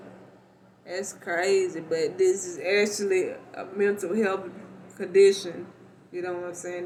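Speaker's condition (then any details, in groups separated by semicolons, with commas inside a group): Cerebral palsy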